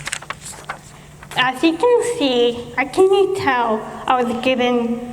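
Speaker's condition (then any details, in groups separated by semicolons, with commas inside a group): Cerebral palsy; apraxia, works on loudness, speed, repetition, speech sounds different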